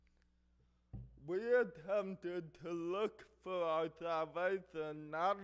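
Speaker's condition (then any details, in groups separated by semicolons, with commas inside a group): Cerebral palsy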